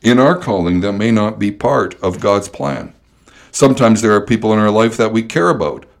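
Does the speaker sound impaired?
No.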